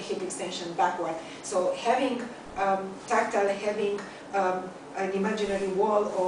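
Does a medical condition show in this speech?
No.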